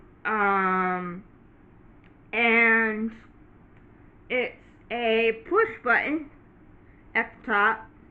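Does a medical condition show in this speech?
Yes: cerebral palsy.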